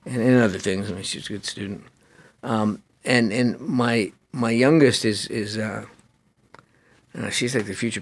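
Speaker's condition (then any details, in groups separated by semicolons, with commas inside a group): Parkinson's disease; young onset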